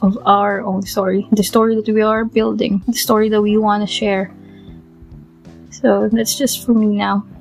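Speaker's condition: No condition

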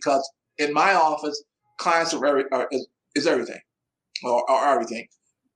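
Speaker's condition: No condition

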